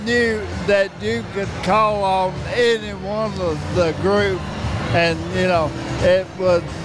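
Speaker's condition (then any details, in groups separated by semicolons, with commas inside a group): ALS; very minor stages per doctor, still able to get around and do usual things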